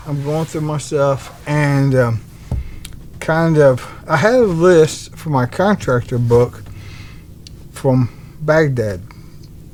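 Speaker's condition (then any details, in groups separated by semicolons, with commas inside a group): ALS; bulbar-upper onset, tongue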